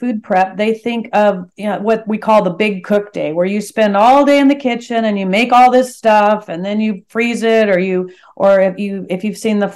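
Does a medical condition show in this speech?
No.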